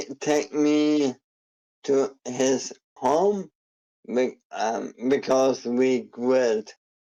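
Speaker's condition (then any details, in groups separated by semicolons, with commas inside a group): ALS; struggles to form sentences while speaking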